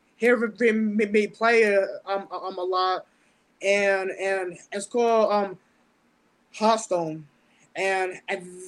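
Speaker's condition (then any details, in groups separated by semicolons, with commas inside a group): Stutter; mild stutter, speech impediment since about age 10; avoids long talking on stage, fears certain words coming out, fears mockery for unfinished sentences; repeated sounds, prolonged sounds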